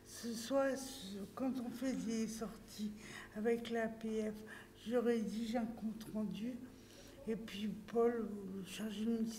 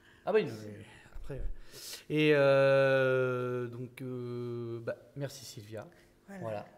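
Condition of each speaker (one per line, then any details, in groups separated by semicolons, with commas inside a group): Traumatic brain injury; accident, brain cell damage
No condition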